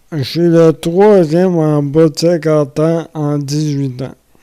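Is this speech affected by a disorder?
Yes: amyotrophic lateral sclerosis.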